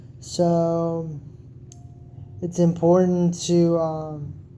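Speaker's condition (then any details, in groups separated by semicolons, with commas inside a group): Cerebral palsy; wheelchair user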